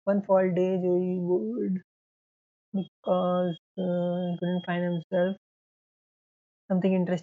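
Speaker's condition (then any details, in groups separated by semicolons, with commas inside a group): No condition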